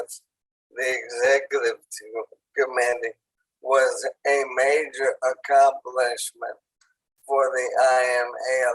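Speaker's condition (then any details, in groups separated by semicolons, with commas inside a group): ALS; onset in hands and arms, tracheostomy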